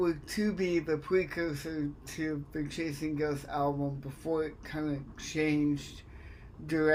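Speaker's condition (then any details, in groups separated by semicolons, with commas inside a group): Cerebral palsy; affects speech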